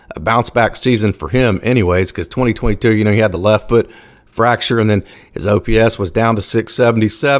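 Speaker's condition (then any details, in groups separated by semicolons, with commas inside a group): No condition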